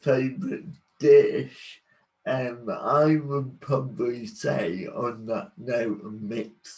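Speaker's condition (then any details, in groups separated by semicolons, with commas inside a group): Cerebral palsy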